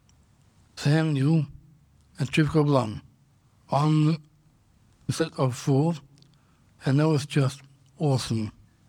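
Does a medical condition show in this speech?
Yes: Down syndrome; congenital.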